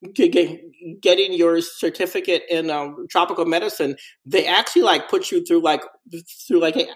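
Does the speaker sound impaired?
Yes: stuttering; onset at three or four years, no trauma cause, mother stuttered until about 11-12, speech camp as child, teen years harder; adult, persistent stuttering; very fluent in crisis situations, stutters when things calm, takes deep breath and counts to five; here repeated sounds, prolonged sounds.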